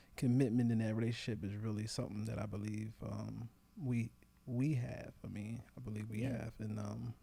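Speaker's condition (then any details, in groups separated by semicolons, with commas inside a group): No condition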